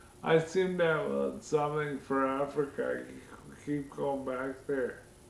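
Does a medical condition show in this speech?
Yes: multiple sclerosis.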